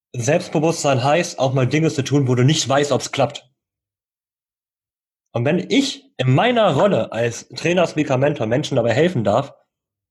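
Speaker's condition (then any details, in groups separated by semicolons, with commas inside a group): Cleft lip and palate, cleft lip, jaw and palate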